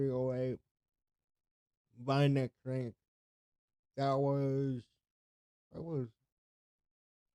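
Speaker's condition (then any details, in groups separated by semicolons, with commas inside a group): Cerebral palsy; speech affected by cerebral palsy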